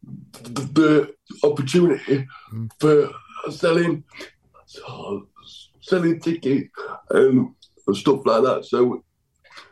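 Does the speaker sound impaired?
Yes: cerebral palsy; power chair.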